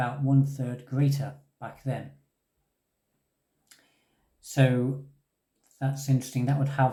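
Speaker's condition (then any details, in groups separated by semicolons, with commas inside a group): No condition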